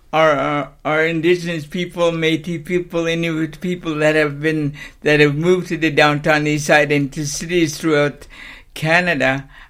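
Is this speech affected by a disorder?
Yes: cerebral palsy.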